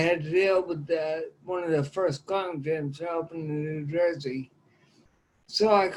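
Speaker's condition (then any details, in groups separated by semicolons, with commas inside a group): Ataxia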